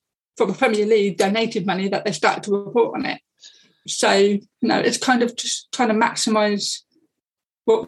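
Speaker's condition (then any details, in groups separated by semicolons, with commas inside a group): Deafness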